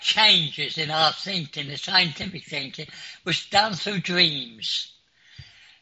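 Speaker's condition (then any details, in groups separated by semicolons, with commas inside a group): Clinically deaf; clinically deaf since school age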